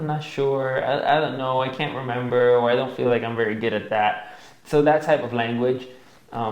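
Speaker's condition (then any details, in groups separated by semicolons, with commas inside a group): No condition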